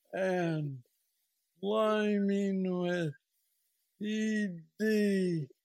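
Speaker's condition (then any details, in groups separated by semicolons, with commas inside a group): Parkinson's disease; neurostimulator brain implant after 2 years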